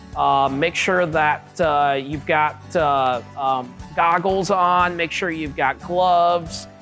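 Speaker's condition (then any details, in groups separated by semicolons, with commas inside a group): No condition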